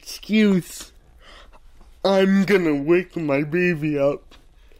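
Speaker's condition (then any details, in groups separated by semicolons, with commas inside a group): Cerebral palsy; says cannot do voices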